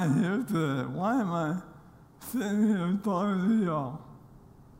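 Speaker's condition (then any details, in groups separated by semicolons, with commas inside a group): ALS; progressive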